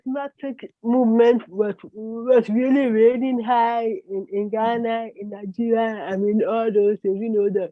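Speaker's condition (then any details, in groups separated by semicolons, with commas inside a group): Cerebral palsy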